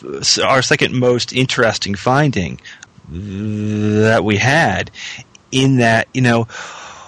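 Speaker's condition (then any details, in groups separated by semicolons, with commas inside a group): Stuttering; person who stutters, most anxiety tied to stuttering; stuttered openly rather than hiding in past phone-heavy job, talked openly about stuttering; prolonged sounds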